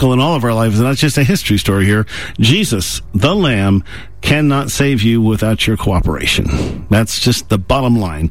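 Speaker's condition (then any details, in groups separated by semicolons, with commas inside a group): No condition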